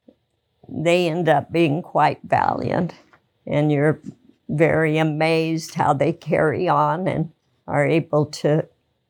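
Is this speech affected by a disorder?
Yes: ALS; rare incurable progressive neurodegenerative disease, diagnosed about 3 years ago, lost ability to walk, wheelchair user; about 3 years since diagnosis, cannot walk, arms and hands still move somewhat.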